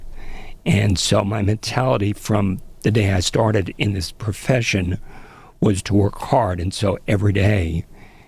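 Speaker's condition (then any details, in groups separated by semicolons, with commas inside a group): Spasmodic dysphonia; abductor (opening) form laryngeal dystonia, onset over past few years, worsened by stress, ended broadcast career; labored delivery, words slurring together, runs out of breath, lost range and normal inflection, comes and goes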